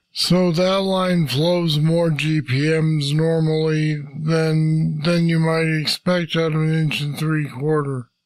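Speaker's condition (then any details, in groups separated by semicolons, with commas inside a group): Parkinson's disease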